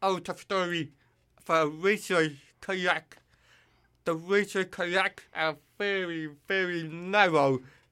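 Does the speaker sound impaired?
Yes: hearing loss with cochlear implant; formerly hearing aids, water-resistant cochlear implant on ear hook, hears only nearby speakers; cannot judge own voice, distorted when yelling at high volume, relies on others' volume feedback.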